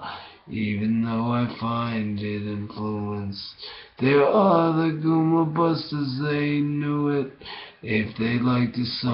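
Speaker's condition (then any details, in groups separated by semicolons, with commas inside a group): Brain injury; bicycle accident head injury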